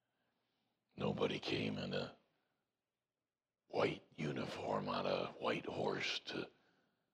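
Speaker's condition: Voice box removal needed; voice box removal advised, saw doctor for more details

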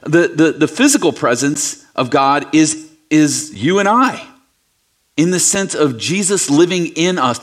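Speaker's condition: No condition

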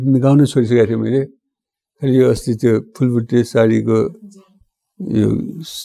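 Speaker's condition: Parkinson's disease; slurred

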